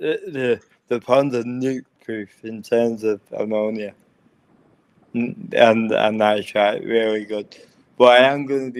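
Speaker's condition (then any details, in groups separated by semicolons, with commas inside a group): Cerebral palsy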